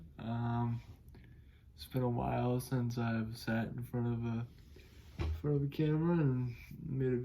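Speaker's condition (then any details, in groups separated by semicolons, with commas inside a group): Cerebral palsy; able to speak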